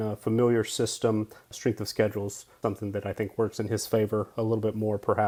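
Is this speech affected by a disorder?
No.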